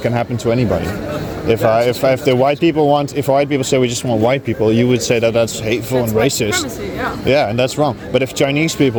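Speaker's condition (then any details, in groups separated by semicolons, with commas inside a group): No condition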